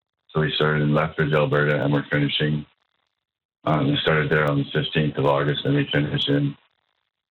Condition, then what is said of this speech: Parkinson's disease. It's part of the disease that you draw blanks.